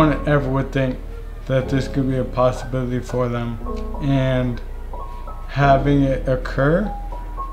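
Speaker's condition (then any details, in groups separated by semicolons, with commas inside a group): ALS; leg onset, speech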